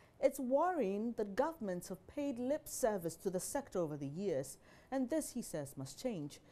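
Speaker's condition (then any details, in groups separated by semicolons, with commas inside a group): No condition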